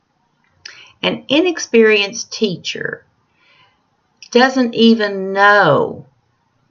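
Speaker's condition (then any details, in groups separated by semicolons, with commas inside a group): No condition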